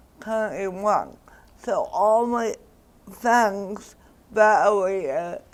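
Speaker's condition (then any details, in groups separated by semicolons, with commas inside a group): Cerebral palsy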